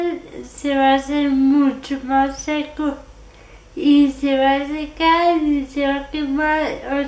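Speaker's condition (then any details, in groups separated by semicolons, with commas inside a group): Cerebral palsy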